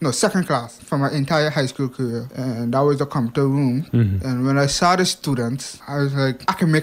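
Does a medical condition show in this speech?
Yes: hearing impairment; past speech impediment, ongoing hearing loss; hearing not too great; speech impediment overcome through much speech practice and focused listening.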